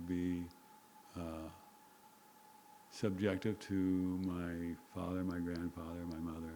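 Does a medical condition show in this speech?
Yes: Parkinson's disease; very quiet speech.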